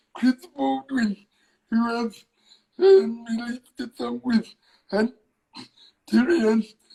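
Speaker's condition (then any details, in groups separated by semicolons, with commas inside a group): Cerebral palsy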